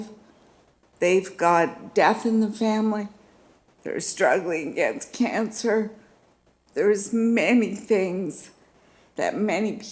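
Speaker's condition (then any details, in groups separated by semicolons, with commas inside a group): Multiple sclerosis; needs time to get voice up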